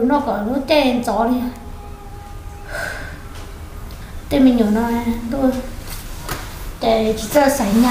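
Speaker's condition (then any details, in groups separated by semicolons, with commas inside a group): No condition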